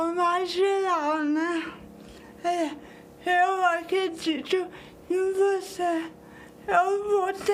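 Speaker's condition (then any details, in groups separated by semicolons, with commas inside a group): Cerebral palsy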